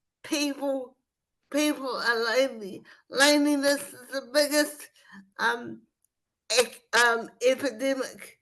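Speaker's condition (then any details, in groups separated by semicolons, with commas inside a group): Spastic cerebral palsy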